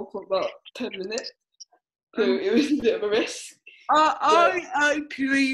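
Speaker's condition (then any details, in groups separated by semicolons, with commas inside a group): Cerebral palsy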